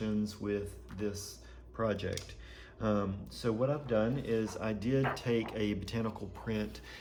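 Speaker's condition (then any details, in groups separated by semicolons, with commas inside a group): No condition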